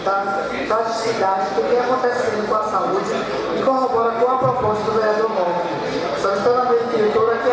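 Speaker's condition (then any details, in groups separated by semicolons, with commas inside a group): No condition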